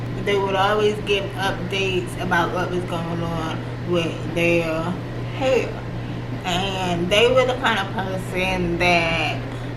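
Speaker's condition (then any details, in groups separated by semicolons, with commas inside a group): Cerebral palsy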